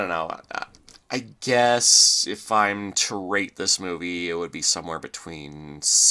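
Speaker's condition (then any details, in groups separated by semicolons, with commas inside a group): No condition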